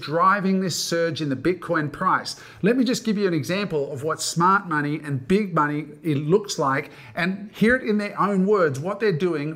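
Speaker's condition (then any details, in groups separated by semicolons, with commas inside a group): No condition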